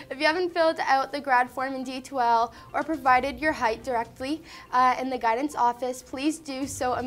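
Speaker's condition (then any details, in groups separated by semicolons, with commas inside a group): No condition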